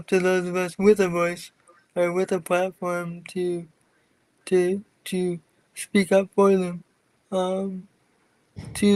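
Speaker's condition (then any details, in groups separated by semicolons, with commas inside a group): Cerebral palsy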